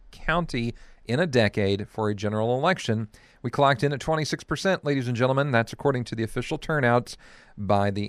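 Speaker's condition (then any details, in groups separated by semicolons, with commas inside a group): No condition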